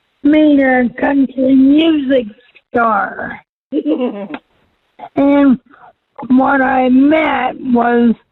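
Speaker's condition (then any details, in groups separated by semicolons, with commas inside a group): Cerebral palsy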